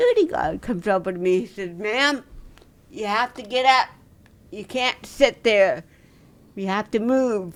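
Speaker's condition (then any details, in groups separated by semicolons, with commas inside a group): Cerebral palsy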